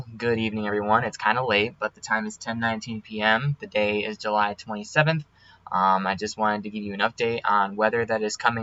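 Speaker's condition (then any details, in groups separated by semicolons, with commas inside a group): No condition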